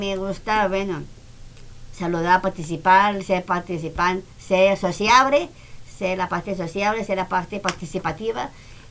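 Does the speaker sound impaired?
Yes: Down syndrome.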